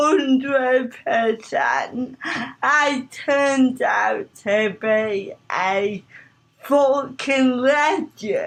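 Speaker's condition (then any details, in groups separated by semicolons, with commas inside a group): Cerebral palsy; talks a bit slower than others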